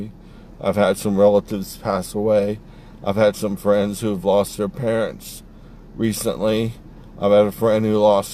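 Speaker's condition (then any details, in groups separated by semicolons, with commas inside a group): ALS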